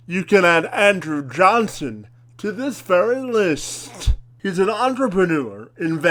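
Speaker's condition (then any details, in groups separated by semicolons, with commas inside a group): Cerebral palsy; from birth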